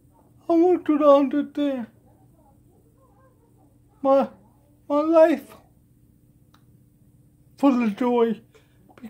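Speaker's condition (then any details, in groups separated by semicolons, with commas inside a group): Cerebral palsy; present from birth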